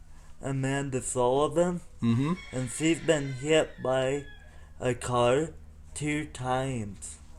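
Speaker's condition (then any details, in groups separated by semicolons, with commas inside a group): Cerebral palsy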